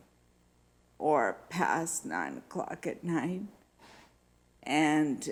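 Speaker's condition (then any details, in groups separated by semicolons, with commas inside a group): Multiple sclerosis; needs time to get voice up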